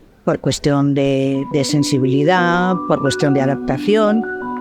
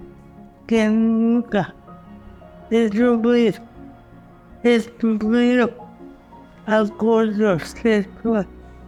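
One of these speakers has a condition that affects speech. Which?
The second: cerebral palsy.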